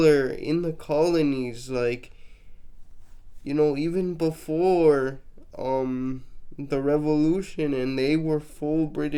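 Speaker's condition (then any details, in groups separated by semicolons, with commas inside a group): Cerebral palsy, mixed, mild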